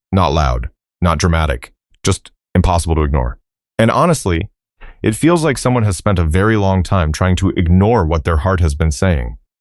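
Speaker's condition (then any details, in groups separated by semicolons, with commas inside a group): No condition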